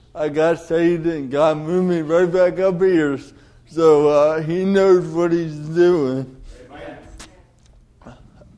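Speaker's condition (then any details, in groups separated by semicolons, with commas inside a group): Cerebral palsy; cord around neck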